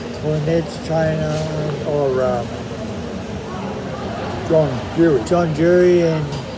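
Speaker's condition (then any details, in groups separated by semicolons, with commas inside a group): MND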